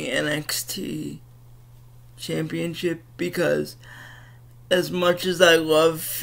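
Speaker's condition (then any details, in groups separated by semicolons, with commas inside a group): Cerebral palsy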